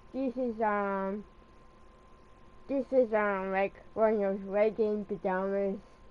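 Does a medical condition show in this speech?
Yes: cerebral palsy.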